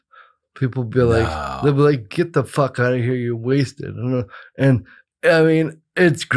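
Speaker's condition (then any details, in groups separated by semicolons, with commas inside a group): Cerebral palsy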